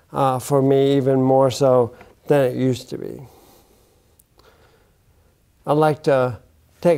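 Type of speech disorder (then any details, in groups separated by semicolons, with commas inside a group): Bulbar dysarthria; bulbar onset ALS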